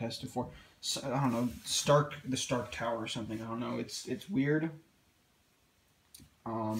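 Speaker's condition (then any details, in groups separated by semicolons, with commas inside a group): No condition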